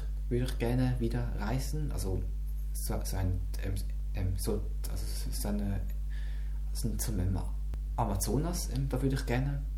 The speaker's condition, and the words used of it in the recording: Stuttering. Du bist noch nicht immer stotterfrei.